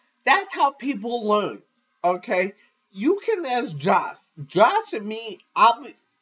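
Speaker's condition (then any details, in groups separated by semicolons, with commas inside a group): Cerebral palsy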